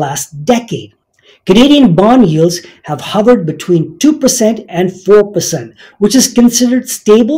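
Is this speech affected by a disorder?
No.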